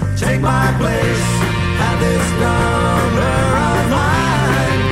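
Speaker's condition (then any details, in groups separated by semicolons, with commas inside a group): No condition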